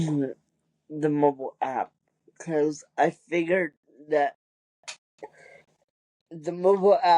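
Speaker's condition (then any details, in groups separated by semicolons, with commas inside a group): Cerebral palsy; wheelchair user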